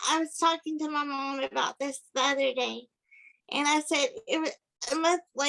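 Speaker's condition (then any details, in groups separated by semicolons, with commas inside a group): Cerebral palsy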